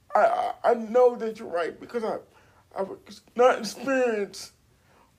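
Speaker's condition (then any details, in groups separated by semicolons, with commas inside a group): Cerebral palsy; uses wheelchair, age 42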